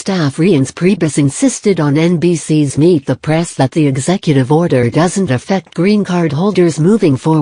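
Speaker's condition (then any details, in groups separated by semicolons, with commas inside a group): No condition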